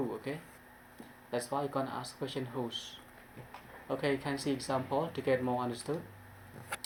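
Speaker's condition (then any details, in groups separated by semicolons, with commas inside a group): No condition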